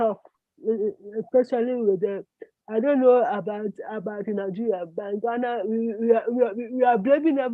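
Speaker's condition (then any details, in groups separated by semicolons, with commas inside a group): Cerebral palsy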